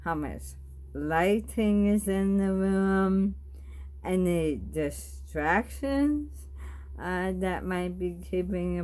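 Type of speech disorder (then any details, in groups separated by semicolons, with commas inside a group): Bulbar dysarthria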